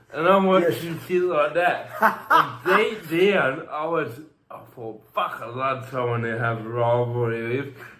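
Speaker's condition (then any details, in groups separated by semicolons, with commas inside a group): Cerebral palsy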